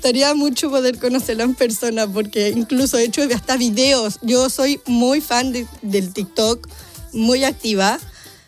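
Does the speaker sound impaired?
Yes: Down syndrome; congenital; adult, aged 30.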